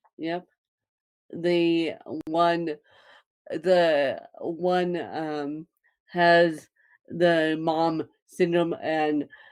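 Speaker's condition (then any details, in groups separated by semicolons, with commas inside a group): Cerebral palsy, mixed, moderate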